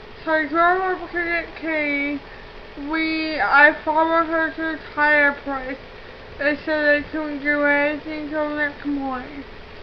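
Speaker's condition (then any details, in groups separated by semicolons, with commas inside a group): Cerebral palsy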